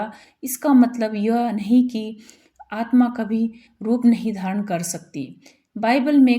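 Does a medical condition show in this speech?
No.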